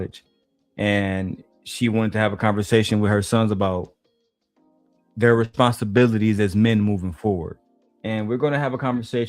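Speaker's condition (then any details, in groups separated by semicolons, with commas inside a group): No condition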